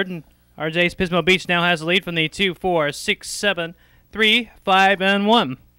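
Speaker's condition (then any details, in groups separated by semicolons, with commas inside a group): No condition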